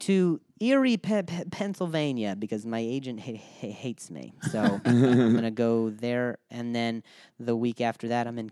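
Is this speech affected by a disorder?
Yes: stuttering; attends National Stuttering Association meetings, declines speech pathologist suggestions such as breathing techniques; worse on stage when rushing and trying harder, occurs over phone, different cadence, throat shake; here repeated sounds, prolonged sounds, blocks.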